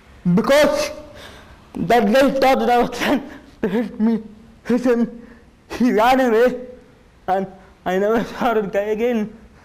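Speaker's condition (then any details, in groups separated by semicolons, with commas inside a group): Cerebral palsy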